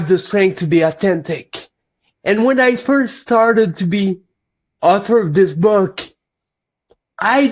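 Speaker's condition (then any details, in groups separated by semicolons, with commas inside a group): Cerebral palsy; lifelong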